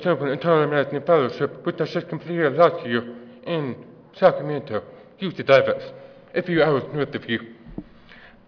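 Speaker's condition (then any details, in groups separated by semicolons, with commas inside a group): Deafness; offers to repeat if not understood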